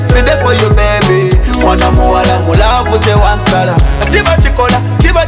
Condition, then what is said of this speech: No condition.